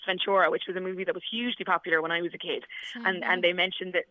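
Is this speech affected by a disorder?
No.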